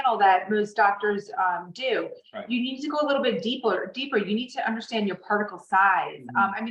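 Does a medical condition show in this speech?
No.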